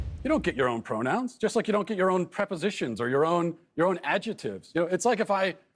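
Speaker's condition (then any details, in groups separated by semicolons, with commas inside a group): No condition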